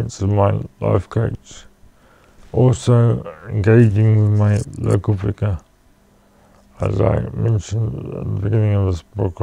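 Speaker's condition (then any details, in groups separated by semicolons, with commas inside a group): Cerebral palsy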